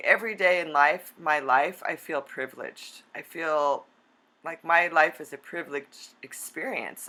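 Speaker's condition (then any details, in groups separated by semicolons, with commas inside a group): No condition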